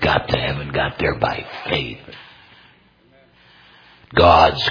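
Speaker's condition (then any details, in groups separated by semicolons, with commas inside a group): Total laryngectomy, complete laryngectomy, voice prosthesis; may cough while speaking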